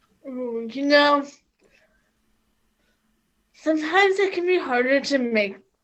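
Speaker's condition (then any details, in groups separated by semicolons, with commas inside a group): Cerebral palsy, quadriplegic; trouble articulating words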